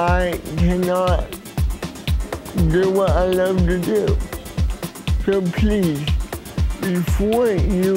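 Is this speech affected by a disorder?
Yes: cerebral palsy; wheelchair user; speech affected.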